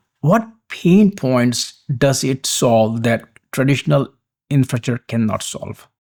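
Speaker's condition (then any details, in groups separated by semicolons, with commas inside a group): No condition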